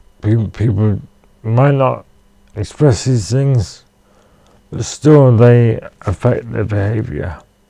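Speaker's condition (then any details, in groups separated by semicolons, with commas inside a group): Cerebral palsy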